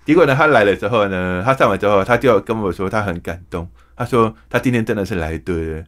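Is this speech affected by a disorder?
Yes: hearing impairment.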